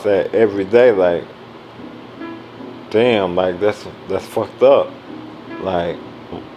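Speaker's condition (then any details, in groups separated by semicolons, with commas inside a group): ALS; speech progressively lost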